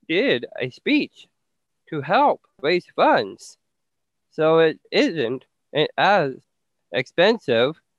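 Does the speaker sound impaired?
Yes: Down syndrome; genetic, extra copy of chromosome 21, present from birth, no surgeries; communicates very clearly per host, experienced giving many speeches.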